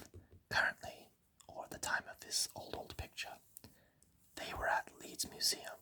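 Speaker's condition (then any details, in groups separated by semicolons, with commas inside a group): No condition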